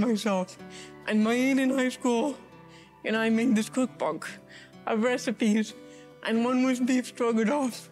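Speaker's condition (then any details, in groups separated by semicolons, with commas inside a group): Cerebral palsy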